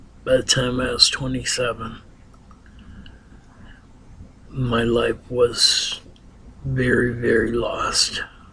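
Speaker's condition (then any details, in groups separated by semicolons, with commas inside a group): Ataxia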